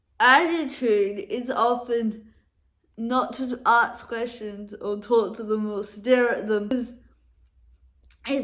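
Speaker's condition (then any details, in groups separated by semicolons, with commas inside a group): Cerebral palsy; affects walking and speech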